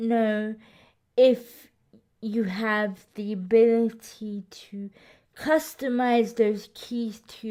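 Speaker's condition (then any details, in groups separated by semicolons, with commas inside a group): Cerebral palsy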